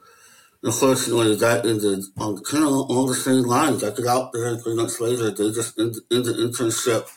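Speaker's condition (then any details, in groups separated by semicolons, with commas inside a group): Möbius syndrome; no facial expressions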